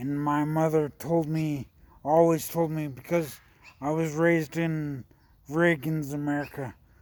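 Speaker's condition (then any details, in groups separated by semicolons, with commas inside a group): Traumatic brain injury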